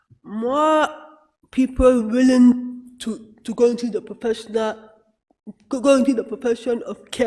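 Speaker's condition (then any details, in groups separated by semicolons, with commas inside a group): Cerebral palsy; therapy started late, at age ten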